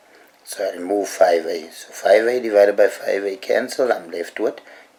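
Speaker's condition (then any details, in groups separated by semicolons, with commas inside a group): No condition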